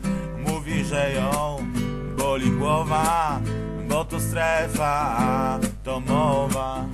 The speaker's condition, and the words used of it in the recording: None; typical speech.